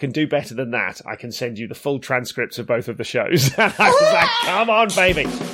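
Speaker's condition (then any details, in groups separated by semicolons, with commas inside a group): No condition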